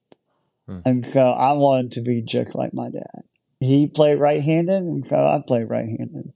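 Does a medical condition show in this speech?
Yes: cleft lip and palate; born in Ukraine.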